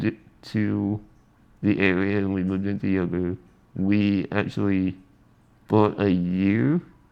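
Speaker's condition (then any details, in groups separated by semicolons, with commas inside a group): Spinal muscular atrophy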